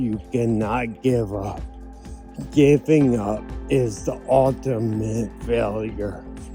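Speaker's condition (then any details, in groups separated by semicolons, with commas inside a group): Ataxia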